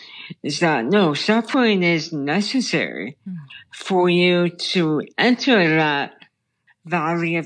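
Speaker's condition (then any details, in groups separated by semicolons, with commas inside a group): Brain stem tumor; childhood onset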